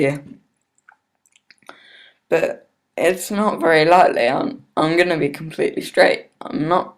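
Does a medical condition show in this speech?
Yes: cerebral palsy; not fully independent.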